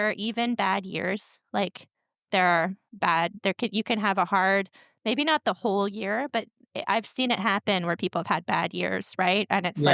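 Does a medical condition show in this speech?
No.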